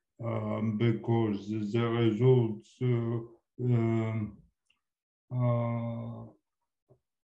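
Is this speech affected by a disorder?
Yes: cerebral palsy; from birth.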